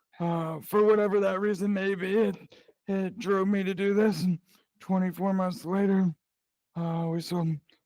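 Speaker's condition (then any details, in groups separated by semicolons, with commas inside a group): Cerebral palsy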